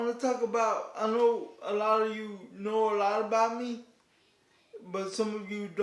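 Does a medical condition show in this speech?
Yes: cerebral palsy; declined offered surgery.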